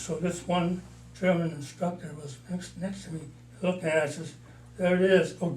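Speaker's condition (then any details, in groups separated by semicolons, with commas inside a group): Parkinson's disease; mild, about four years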